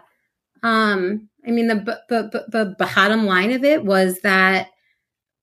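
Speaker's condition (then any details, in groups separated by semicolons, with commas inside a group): Stuttering; variable stuttering, formerly preoccupied with which words would be easier to say, helped by stuttering community; amount of stuttering, feeling stuck and physical tension fluctuate, stutters openly; repeated sounds, prolonged sounds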